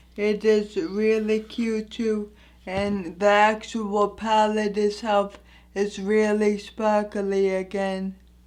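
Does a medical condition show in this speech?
Yes: anoxic brain injury.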